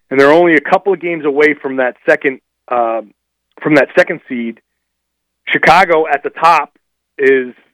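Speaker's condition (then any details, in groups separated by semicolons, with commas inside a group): No condition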